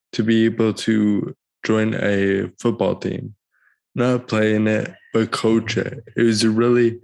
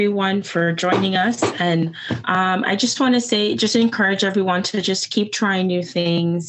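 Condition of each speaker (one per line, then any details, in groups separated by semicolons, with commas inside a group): Cerebral palsy; present from birth
No condition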